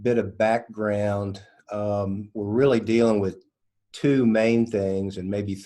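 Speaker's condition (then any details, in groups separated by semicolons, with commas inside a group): No condition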